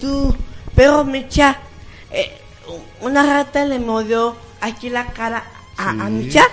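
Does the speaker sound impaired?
Yes: Down syndrome; congenital, boy of about thirteen.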